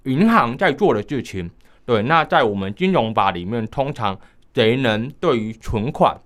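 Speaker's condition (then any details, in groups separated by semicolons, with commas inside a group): Hearing impairment, high-frequency hearing loss, mild; uses atypical assistive device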